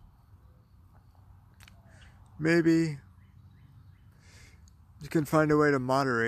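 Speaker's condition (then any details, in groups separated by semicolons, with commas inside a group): Cerebral palsy, spastic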